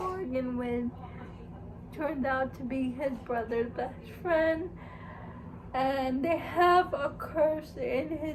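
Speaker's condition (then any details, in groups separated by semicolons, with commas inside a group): Cerebral palsy; uses wheelchair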